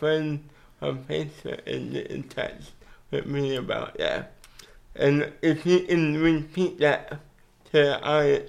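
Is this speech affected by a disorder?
Yes: cerebral palsy.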